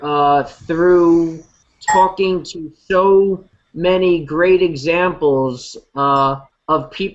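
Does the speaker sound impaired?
No.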